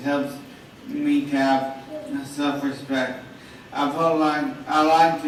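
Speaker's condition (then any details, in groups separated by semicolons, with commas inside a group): Traumatic brain injury; hit while cycling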